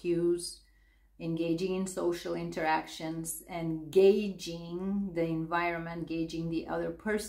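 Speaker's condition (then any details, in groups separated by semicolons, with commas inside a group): No condition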